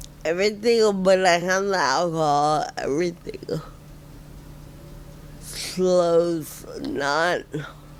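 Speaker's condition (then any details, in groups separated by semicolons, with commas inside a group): Friedreich ataxia; speech tires with effort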